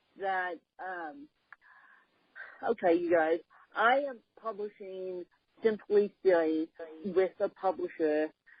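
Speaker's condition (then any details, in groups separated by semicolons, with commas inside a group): Cerebral palsy, mixed, moderate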